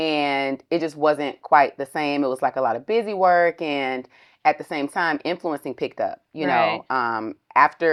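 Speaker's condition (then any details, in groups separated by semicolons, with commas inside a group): No condition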